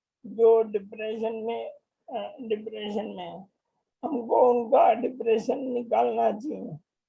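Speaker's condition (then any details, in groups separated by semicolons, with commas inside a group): Motor neurone disease; voice strong and loud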